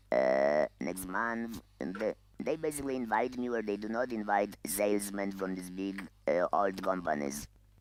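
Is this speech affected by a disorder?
Yes: laryngeal cancer, voice loss, electrolarynx.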